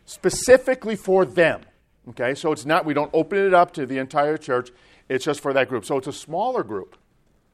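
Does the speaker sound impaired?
No.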